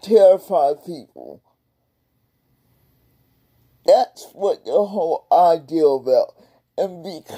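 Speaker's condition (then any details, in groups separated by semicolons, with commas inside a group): Cerebral palsy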